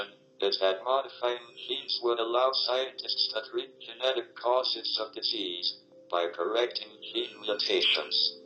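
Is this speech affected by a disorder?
Yes: ALS, through a speech-generating device.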